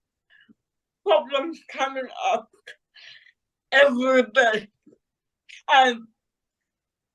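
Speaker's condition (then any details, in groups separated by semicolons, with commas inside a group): Cerebral palsy; caused by severe neonatal jaundice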